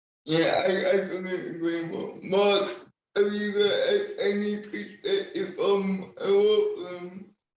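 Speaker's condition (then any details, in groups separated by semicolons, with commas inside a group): Cerebral palsy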